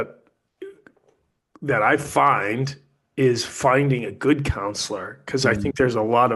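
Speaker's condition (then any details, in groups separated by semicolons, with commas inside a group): No condition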